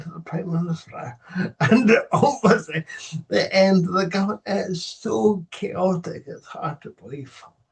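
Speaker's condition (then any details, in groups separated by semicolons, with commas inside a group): Cerebral palsy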